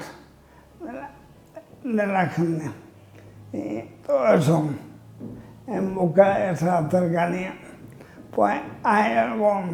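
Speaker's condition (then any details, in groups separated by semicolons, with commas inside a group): Amyotrophic lateral sclerosis (ela)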